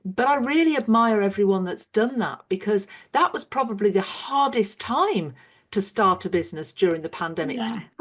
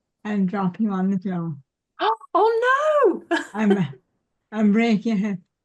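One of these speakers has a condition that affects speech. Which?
The second: cerebral palsy; physical only, limited mobility since childhood, leg surgery, spinal curvature; cannot walk, wheelchair outside, walking slowly improving.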